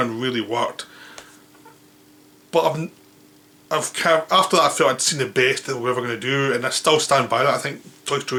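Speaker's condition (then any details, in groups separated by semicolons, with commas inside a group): No condition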